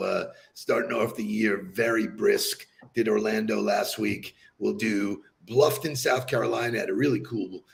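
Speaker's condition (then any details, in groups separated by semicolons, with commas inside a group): No condition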